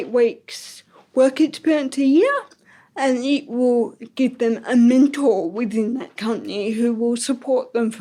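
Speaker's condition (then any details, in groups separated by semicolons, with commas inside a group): Ataxic cerebral palsy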